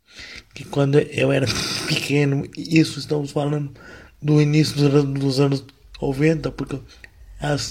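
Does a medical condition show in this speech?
Yes: cerebral palsy, mild; wheelchair user, motor function affected; voice mildly affected, occasional voice breaks.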